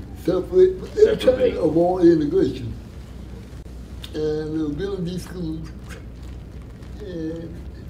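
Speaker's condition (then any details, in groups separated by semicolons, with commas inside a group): Cerebral palsy; from birth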